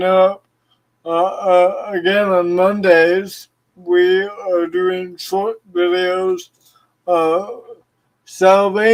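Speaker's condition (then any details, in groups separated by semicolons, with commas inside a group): Cerebral palsy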